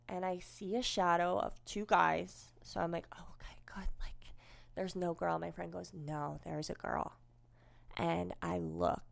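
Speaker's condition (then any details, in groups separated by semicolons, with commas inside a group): Cleft lip and palate; unilateral left-sided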